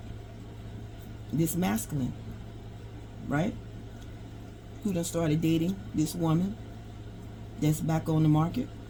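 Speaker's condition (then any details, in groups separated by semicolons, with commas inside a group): No condition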